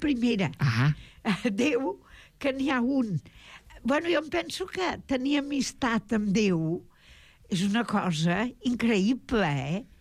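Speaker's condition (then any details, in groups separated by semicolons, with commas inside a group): No condition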